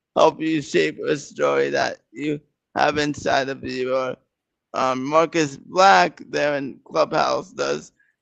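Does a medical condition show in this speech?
Yes: cerebral palsy; present from birth.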